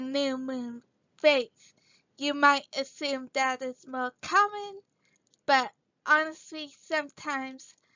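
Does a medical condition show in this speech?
Yes: cerebral palsy.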